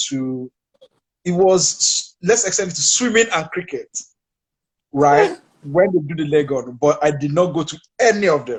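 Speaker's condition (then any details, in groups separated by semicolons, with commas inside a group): No condition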